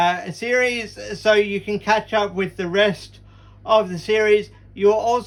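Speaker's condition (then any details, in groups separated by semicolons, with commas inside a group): Cerebral palsy; cerebral palsy, physical disability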